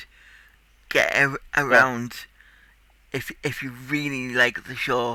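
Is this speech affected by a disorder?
Yes: cerebral palsy; tight muscles.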